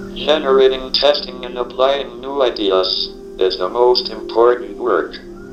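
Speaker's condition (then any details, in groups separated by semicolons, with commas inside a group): ALS, speech-generating device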